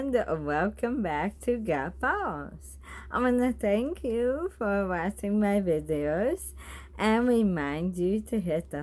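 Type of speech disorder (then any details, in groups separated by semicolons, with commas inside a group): Bulbar dysarthria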